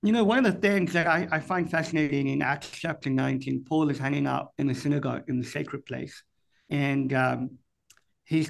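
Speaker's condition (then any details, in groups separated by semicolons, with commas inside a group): Cleft palate; speech impediment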